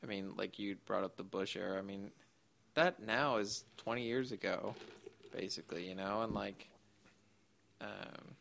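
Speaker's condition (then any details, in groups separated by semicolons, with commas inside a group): Duchenne muscular dystrophy; age 28, past usual life expectancy of 21, stem cell therapy in Costa Rica since about six years ago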